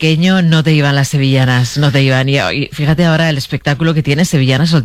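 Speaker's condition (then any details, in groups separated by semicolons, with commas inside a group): No condition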